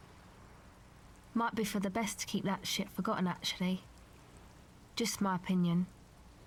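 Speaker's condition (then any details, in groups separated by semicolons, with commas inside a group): No condition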